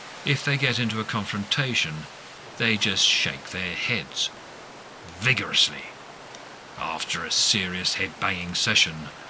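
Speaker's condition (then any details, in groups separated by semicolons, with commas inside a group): No condition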